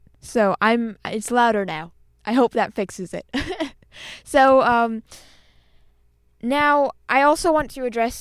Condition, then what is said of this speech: None; typical speech.